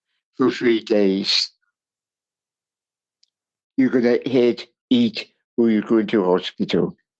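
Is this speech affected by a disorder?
Yes: cerebral palsy.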